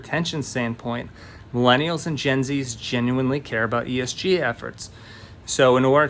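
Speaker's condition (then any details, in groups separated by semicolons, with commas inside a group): No condition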